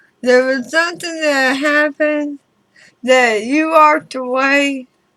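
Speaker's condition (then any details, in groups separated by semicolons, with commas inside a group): Throat cancer radiation damage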